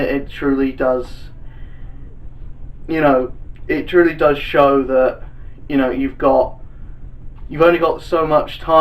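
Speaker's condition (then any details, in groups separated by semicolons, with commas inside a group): No condition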